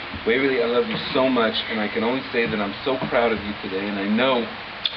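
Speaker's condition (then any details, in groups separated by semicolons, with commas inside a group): No condition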